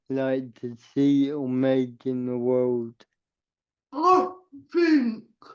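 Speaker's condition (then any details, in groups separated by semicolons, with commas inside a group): Cerebral palsy; uses walker, therapy, gym, yoga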